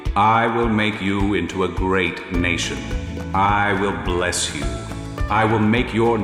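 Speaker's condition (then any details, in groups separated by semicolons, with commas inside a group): No condition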